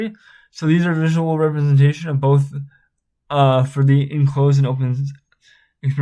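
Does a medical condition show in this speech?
Yes: spastic cerebral palsy.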